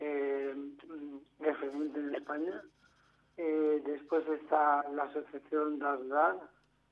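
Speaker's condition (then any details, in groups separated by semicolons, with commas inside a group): Amyotrophic lateral sclerosis; progressive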